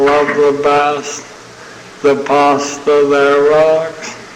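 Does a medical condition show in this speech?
Yes: ALS (Lou Gehrig's disease); young onset.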